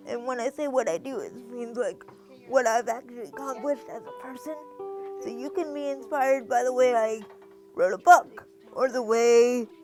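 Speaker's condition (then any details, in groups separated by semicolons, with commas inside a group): Cerebral palsy; spastic quadriplegic form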